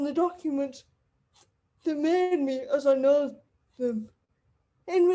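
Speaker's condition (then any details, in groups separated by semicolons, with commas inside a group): Cerebral palsy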